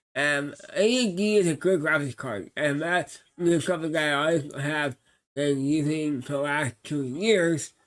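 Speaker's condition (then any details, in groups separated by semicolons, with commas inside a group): Cerebral palsy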